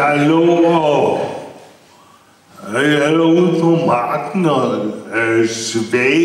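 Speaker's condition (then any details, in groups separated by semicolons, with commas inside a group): Brain injury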